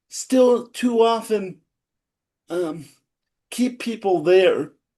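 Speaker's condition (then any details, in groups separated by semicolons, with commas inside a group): Cerebral palsy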